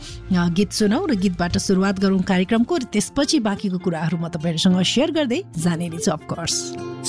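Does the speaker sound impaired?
No.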